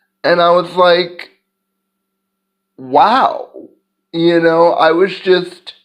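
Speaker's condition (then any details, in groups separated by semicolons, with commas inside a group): Cerebral palsy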